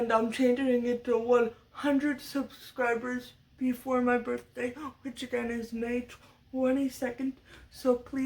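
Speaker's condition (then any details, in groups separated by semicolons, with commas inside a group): Cerebral palsy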